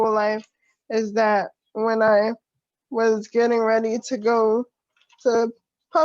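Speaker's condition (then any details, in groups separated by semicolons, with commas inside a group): Cerebral palsy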